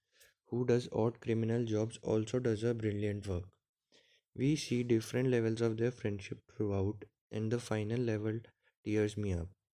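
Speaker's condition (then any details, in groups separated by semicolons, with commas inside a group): No condition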